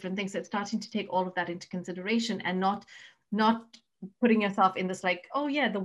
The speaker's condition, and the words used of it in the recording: None; typical speech.